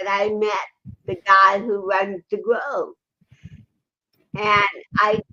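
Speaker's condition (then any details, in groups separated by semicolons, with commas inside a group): Cerebral palsy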